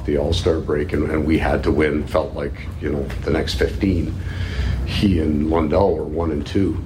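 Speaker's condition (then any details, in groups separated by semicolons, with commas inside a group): No condition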